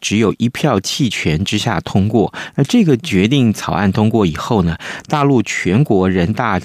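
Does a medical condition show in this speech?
No.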